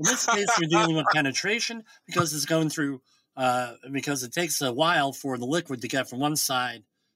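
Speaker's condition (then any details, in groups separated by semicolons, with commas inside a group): Bilateral cleft lip and palate; nine years of speech therapy, speech once unintelligible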